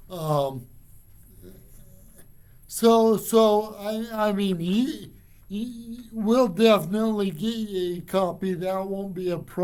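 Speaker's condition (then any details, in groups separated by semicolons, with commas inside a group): Cerebral palsy; from birth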